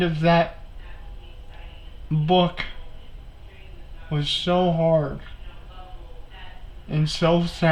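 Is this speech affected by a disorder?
Yes: cerebral palsy.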